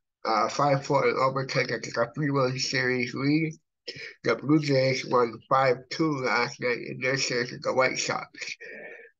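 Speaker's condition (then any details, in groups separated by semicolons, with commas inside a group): Cerebral palsy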